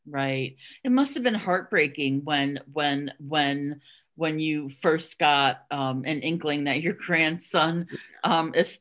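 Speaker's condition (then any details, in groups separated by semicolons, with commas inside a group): Stuttering; stuttering since childhood; repeated words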